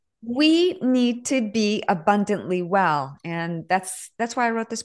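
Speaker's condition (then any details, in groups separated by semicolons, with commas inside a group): No condition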